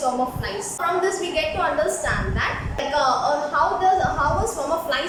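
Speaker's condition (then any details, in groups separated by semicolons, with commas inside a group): No condition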